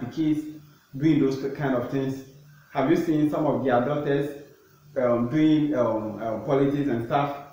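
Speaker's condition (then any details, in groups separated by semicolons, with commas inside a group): No condition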